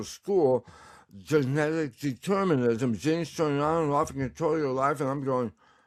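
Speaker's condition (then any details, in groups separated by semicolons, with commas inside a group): Tongue cancer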